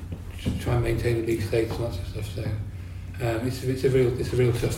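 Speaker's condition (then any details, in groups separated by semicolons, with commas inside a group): Parkinson's disease; quieter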